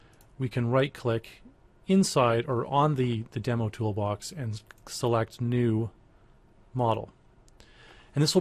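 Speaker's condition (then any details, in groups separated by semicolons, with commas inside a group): No condition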